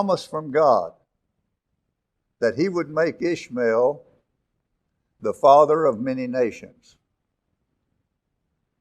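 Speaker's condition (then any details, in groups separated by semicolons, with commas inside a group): No condition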